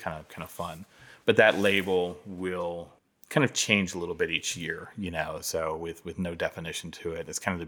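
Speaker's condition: No condition

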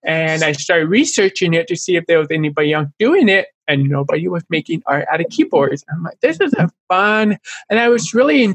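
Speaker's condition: Deafness, born deaf in both ears; struggles with speaking

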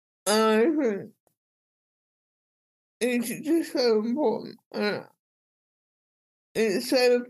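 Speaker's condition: Cerebral palsy; speech impediment

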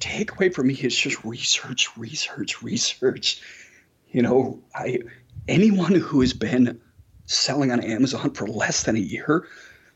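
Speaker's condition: Spasmodic dysphonia; voice changes began about 10 years ago

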